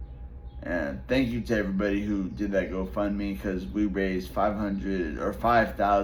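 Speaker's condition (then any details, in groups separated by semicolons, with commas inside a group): Traumatic brain injury; 20-foot fall, surgery; after months of rehabilitation; relearned talking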